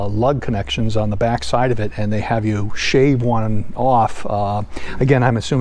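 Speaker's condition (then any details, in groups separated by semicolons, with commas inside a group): No condition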